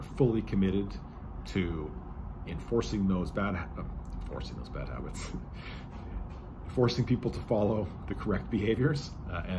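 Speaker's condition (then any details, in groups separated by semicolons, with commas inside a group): No condition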